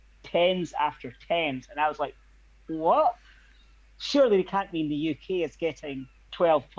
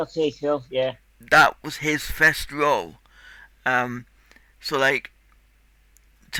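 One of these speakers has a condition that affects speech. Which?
The second: cerebral palsy; tight muscles.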